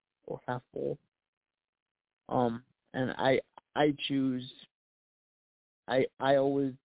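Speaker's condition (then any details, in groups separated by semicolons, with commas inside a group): Cerebral palsy; voice improved over last year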